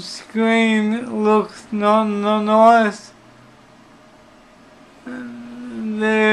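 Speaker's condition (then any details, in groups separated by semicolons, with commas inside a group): Cerebral palsy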